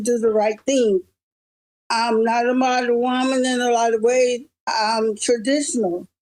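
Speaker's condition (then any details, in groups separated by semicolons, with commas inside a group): Cerebral palsy; present from birth; progressed considerably, mini stroke at 39 caused damage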